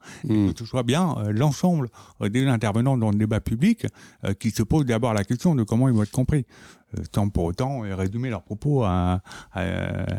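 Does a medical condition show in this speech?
Yes: profound deafness from birth, congenital.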